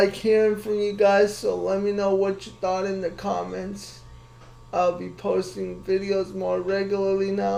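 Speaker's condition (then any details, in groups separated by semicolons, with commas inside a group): Cerebral palsy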